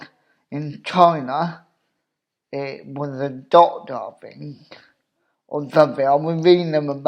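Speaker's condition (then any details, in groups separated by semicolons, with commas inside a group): Cerebral palsy; obvious speech impediment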